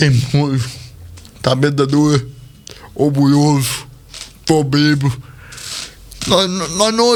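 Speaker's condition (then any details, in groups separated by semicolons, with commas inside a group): Cerebral palsy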